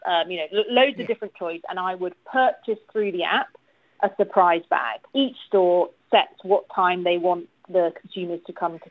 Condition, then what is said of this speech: None; typical speech.